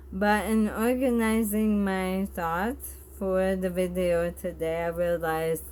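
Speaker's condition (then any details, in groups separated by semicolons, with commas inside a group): Bulbar onset ALS; bulbar onset, tongue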